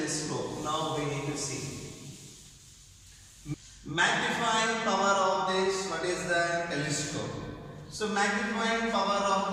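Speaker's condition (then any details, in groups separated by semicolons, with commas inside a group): No condition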